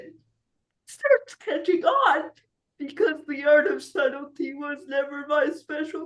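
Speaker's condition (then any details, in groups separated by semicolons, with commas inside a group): Cerebral palsy; speech not affected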